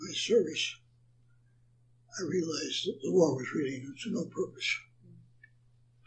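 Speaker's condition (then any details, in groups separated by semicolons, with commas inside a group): Parkinson's; attributed to Agent Orange exposure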